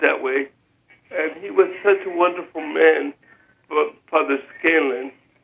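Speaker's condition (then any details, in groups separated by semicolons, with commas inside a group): Spastic cerebral palsy; lifelong wheelchair use, now power chair for mobility; finger spasticity makes rosary beads hard to use, uses scripture rosary instead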